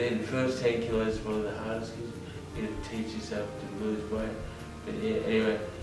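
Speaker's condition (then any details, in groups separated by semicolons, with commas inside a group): Brain injury; acquired, fall from height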